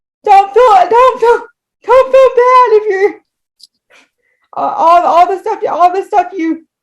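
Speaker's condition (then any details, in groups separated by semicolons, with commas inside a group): Cerebral palsy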